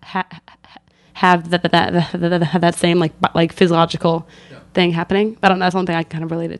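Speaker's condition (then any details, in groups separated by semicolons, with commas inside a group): Stuttering; therapy over past 3 years: fluency shaping, stuttering modification, voluntary stuttering, subway talks with strangers; stuttering during recording, long repetitive stutter, pauses and takes a breath; big blocks, stops and exhales during blocks, often anticipates stutter before words; repeated sounds, blocks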